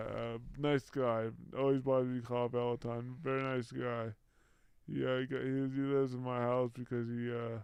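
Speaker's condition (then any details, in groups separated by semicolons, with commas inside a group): Brain injury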